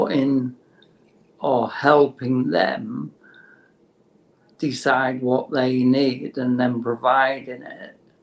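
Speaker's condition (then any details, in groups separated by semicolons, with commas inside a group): Motor neurone disease; terminal, no cure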